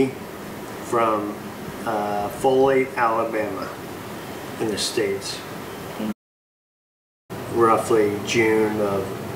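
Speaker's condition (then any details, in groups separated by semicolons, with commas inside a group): ALS; legs affected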